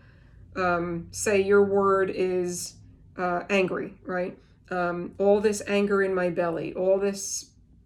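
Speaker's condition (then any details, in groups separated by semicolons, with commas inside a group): No condition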